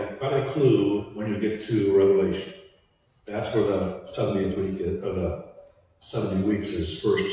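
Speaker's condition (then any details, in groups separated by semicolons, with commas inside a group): No condition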